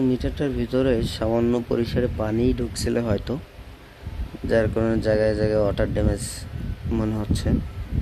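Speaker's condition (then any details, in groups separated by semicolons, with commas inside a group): No condition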